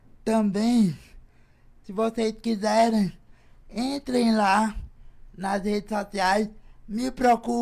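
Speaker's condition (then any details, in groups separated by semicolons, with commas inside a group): Cerebral palsy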